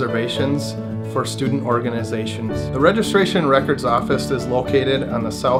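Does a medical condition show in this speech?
No.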